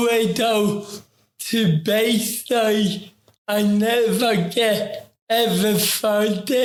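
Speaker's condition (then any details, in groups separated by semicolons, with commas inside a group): Ataxic cerebral palsy; affects talking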